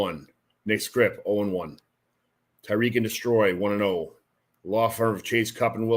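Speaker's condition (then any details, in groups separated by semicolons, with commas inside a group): No condition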